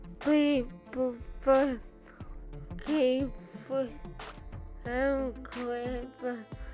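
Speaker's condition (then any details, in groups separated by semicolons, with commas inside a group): Cerebral palsy; from birth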